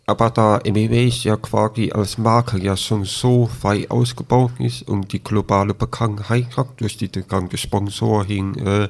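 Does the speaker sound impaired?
Yes: deafness with cochlear implant, congenital deafness; born deaf, no hearing until age 13, cochlear implant surgery at 13, lip reading; hardly spoke before implant, 3-4 years relearning speech and hearing, raised orally, no sign language.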